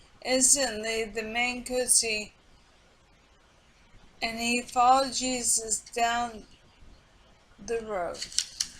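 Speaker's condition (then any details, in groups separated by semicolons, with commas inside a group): Multiple sclerosis; speech affected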